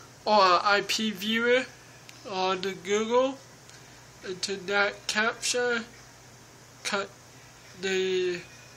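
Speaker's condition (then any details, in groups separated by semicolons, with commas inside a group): Cerebral palsy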